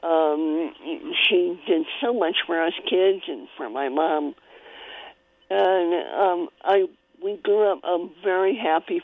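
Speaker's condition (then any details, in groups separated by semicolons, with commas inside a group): Cleft palate; congenital cleft palate, spoon-fed in early childhood around age three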